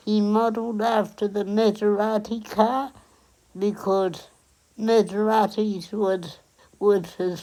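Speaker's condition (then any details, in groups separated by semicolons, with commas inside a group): Cerebral palsy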